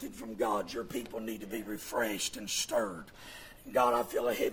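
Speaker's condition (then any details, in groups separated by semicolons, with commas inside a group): Vocal fold paralysis, bilateral; speaks with false vocal folds; pushes much air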